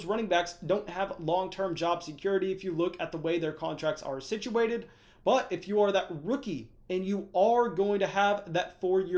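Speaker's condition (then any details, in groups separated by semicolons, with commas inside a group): No condition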